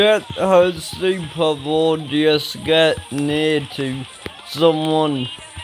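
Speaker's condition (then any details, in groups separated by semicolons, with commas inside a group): Ataxia; speech recently worse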